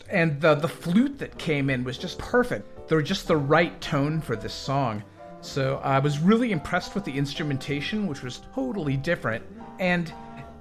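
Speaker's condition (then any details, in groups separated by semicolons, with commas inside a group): No condition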